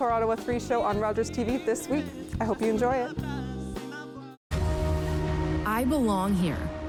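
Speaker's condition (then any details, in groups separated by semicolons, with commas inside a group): No condition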